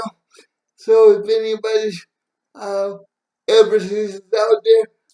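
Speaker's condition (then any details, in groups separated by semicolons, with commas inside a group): Cerebral palsy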